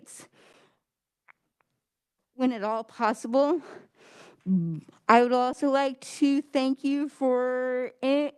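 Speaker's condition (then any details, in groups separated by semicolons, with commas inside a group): Cerebral palsy; stutters, clearer when medicated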